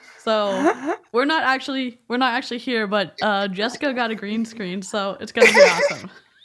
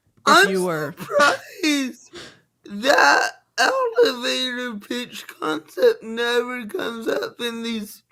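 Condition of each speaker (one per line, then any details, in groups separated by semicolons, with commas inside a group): No condition
Cerebral palsy; from birth, affects walking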